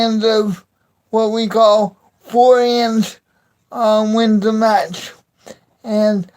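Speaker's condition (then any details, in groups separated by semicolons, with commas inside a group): Cerebral palsy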